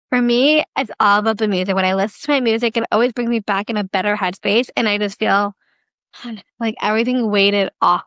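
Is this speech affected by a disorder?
Yes: Down syndrome; duplicate of the 21st chromosome.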